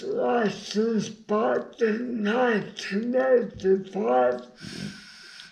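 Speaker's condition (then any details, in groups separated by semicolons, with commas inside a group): Brain injury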